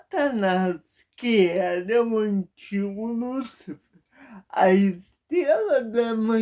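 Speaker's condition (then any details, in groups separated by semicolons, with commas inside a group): Paralysis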